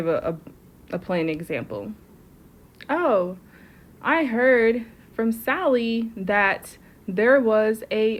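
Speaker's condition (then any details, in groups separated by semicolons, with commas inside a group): No condition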